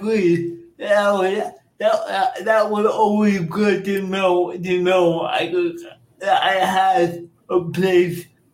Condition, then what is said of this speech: Cerebral palsy. It means I have speech impairments.